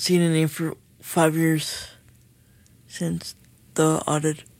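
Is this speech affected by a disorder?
Yes: cerebral palsy; motorized wheelchair, needs Hoyer lift to get out of bed, caregivers around the clock; daily medication.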